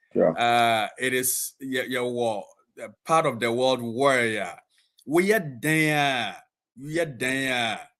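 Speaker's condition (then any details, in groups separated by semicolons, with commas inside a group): No condition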